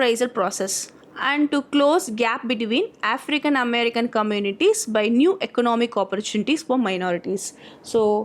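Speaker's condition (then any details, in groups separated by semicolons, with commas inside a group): No condition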